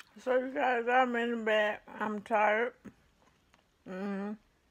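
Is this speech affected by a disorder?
Yes: ALS.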